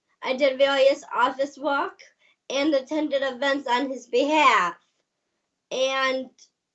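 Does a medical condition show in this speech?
Yes: Down syndrome.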